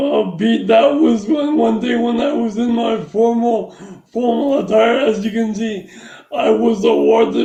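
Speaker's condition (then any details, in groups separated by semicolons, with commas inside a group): Traumatic brain injury; working on breath support and speech, small ongoing progress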